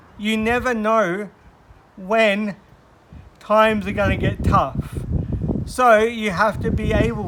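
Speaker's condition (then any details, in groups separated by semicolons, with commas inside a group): Cerebral palsy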